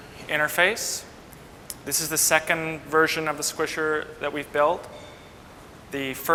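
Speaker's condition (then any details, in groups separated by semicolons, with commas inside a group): No condition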